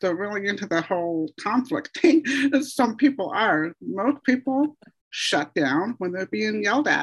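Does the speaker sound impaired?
Yes: deafness; hard of hearing to deaf, father also deaf, reads lips very well, does not sign; voice difference often taken for foreign accent or sinus infection, once passed off as retainer.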